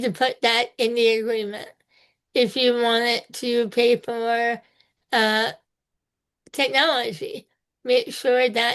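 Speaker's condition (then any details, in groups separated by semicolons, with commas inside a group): Spinal muscular atrophy type two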